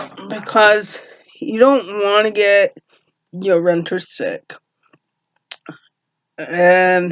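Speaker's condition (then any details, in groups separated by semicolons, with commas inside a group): Cerebral palsy; uses walker, no wheelchair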